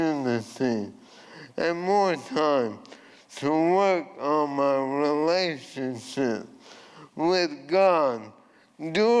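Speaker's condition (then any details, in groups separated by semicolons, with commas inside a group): ALS; voice changed from earlier resonant voice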